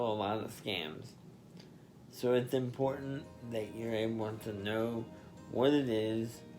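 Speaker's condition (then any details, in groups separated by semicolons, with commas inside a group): Spastic diplegia cerebral palsy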